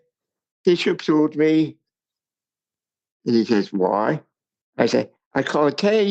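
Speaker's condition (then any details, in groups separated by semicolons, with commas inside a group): Cerebral palsy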